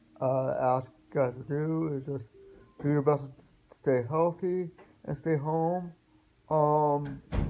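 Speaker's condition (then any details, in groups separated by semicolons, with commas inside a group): Spastic quadriplegic cerebral palsy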